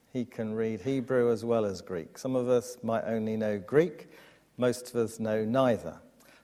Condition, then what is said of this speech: None; typical speech.